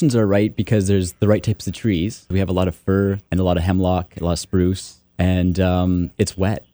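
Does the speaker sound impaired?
No.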